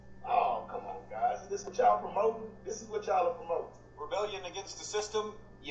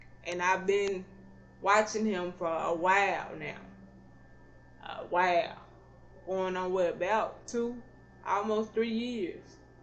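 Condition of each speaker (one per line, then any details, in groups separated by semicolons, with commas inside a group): No condition
Cerebral palsy; not paralyzed, can stand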